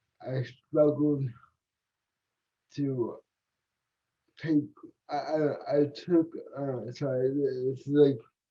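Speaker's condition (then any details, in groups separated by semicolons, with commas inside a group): Cerebral palsy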